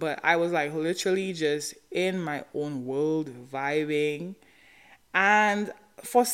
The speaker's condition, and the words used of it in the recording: No condition.